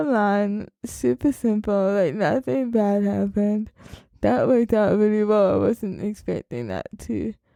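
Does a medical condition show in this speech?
Yes: cerebral palsy; uses wheelchair.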